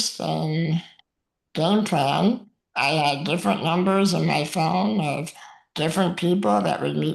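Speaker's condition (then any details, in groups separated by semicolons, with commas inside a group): Muscular dystrophy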